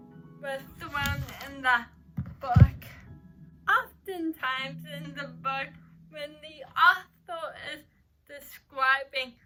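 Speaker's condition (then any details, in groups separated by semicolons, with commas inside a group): Cerebral palsy; uses crutches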